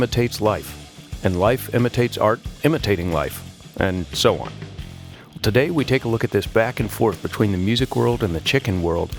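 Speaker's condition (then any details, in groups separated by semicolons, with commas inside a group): No condition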